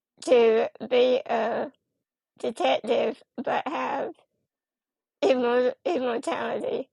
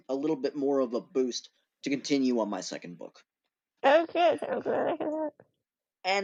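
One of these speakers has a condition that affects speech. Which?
The first: spinal muscular atrophy; type 2, never walked or stood, wheelchair user; diagnosed at 13 months.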